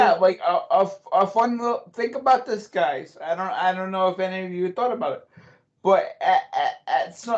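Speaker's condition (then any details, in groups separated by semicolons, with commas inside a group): Cerebral palsy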